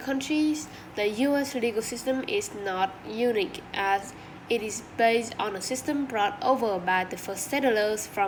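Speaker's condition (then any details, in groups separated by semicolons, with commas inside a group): No condition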